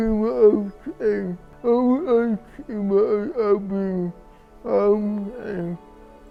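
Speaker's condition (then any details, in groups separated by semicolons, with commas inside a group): Cerebral palsy; present from birth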